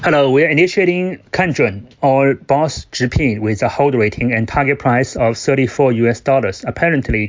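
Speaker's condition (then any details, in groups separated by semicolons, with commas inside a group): No condition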